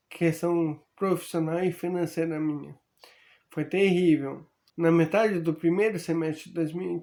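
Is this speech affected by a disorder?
Yes: amyotrophic lateral sclerosis.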